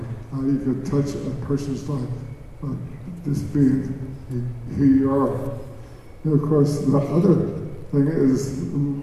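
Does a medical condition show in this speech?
Yes: cerebral palsy; speech.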